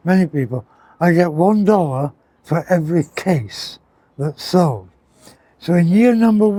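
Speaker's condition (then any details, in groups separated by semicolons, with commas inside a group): Partial glossectomy for tongue cancer; left tongue removed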